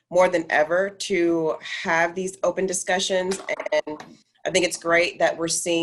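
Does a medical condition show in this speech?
No.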